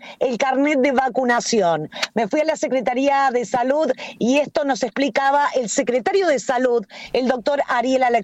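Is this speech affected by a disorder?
No.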